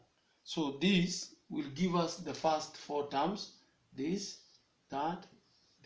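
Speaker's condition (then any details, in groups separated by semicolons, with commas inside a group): No condition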